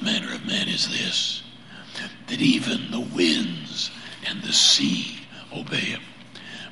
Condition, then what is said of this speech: Throat cancer. Back when my voice was much stronger than it is now.